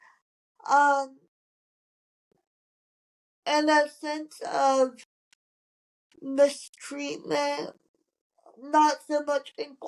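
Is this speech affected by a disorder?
Yes: cerebral palsy; from birth, wheelchair user.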